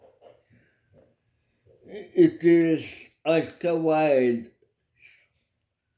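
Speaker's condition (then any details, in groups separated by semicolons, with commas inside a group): Cerebral palsy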